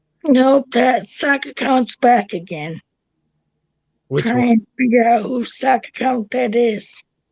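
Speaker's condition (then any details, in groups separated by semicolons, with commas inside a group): Cerebral palsy; tracheotomy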